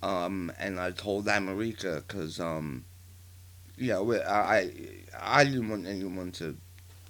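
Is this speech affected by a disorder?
Yes: partial glossectomy for tongue cancer; stage 3, 40% of right side of tongue removed, tracheotomy, neck lymph node spread, recurrence.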